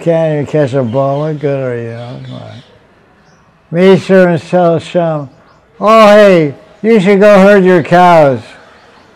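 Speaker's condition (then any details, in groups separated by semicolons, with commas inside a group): Deafness; self-reported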